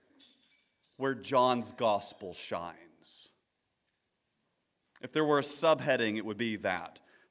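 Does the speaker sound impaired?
No.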